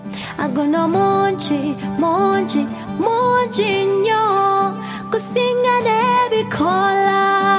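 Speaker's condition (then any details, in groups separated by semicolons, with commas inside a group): No condition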